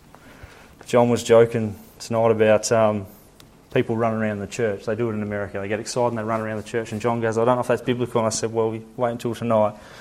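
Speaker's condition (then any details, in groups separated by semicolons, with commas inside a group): No condition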